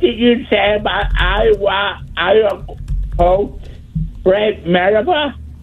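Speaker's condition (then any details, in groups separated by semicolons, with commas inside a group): Speech impediment; tries to talk really clearly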